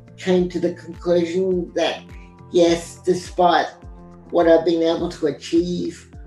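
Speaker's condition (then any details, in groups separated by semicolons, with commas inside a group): Severe cerebral palsy; severe spastic quadriplegia, both arms and legs; severe, diagnosed at 9 months, now 37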